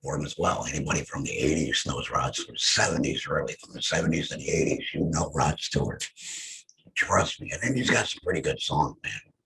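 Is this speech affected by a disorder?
Yes: head and neck cancer; voice lost.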